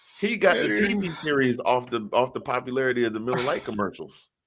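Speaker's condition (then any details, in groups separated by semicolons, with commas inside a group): No condition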